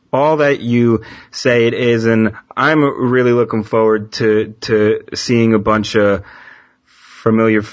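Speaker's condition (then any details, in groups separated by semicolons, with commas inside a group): Stuttering; person who stutters, working on stuttering, okay stuttering in front of people; anxiety about stuttering or social communication has paralyzing effect; repeated sounds, prolonged sounds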